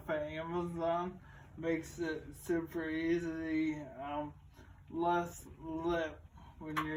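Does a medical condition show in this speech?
Yes: ALS; starting to lose voice.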